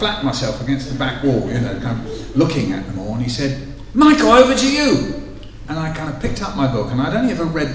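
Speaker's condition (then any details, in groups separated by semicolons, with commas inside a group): No condition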